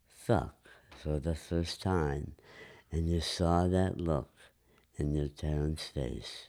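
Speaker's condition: Enlarged tongue from vascular growth

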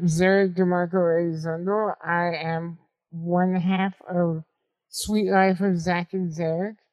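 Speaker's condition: Spinal muscular atrophy type 2

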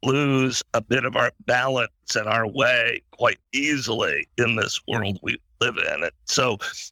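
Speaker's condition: Spasmodic dysphonia; affects only normal speaking voice, not singing, yelling, whispering or laughing, led to talking less

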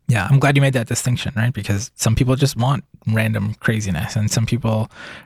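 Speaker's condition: No condition

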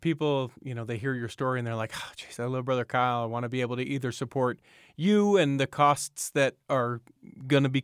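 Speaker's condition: No condition

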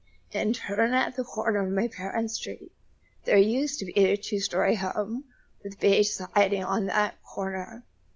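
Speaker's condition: Spasmodic dysphonia; past Botox injections into vocal cords

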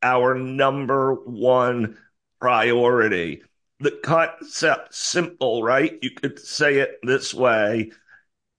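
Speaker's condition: Spasmodic dysphonia; well over a decade since onset

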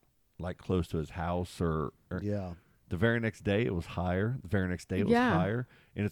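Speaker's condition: No condition

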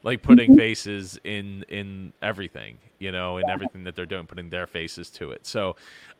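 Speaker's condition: No condition

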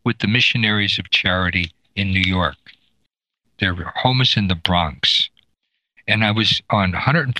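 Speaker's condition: No condition

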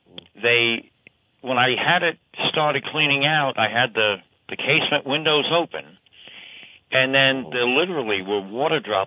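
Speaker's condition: No condition

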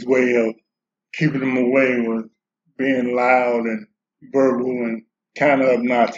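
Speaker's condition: Parkinson's disease; Parkinson's acting up

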